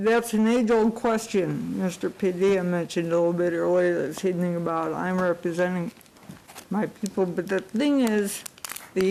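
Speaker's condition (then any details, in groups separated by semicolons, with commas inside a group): Cerebral palsy; unable to type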